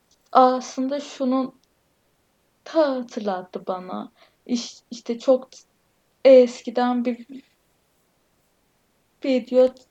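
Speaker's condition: Stuttering; other stutterers in family, attends stuttering self-help groups; stuttering a lot during recording; frequent part-word and syllable repetitions, fillers, heavy stuttering; repeated sounds, blocks

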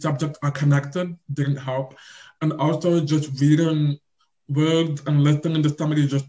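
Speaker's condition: Deaf or hard of hearing; invisible deafness

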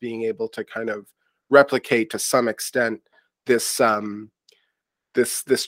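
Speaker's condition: No condition

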